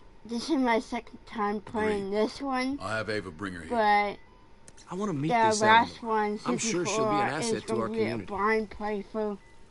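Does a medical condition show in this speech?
Yes: cerebral palsy.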